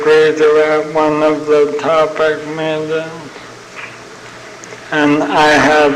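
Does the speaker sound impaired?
Yes: ALS (Lou Gehrig's disease); terminal, young onset, first sign abnormal walking; sounds like having had a couple of drinks.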